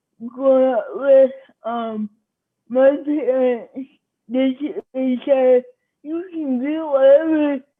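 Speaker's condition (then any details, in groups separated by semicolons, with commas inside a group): Cerebral palsy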